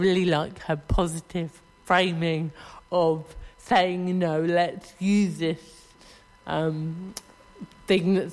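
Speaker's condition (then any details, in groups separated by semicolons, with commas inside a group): Cerebral palsy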